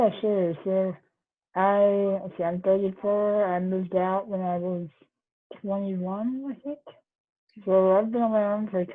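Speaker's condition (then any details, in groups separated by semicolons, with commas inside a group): Duchenne muscular dystrophy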